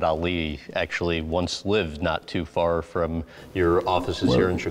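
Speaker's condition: No condition

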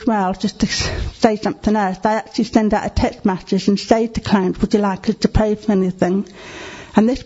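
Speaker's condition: Deafness; needs to see speaker's face

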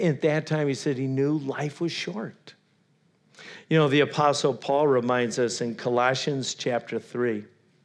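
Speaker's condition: No condition

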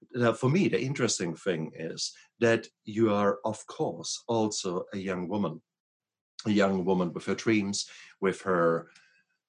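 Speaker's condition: No condition

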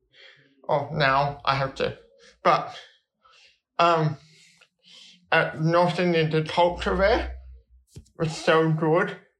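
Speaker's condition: Cerebral palsy; balance and movement helped by football since age four, Cerebral Palsy Alliance until about seven

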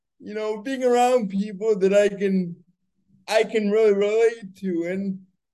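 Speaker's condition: Cerebral palsy; wheelchair user

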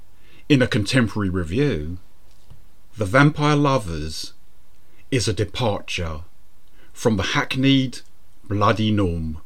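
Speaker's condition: No condition

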